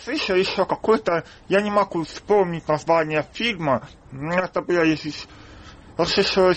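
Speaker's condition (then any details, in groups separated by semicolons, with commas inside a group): Deafness, congenital; speaks little, lip-reads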